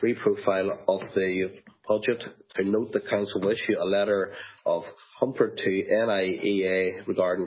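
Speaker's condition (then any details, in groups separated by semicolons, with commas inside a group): Stammer; full-blown stammer, meeting may take slightly longer; blocks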